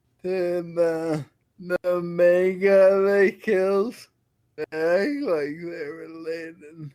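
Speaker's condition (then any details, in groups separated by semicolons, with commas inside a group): Friedreich's ataxia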